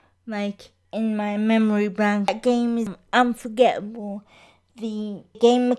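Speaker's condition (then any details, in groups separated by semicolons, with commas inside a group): Cerebral palsy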